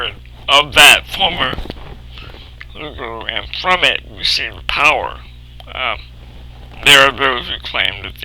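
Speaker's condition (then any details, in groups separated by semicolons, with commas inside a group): Cerebral palsy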